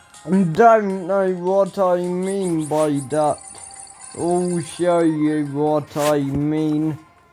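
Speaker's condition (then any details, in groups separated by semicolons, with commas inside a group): Ataxia; speech recently worse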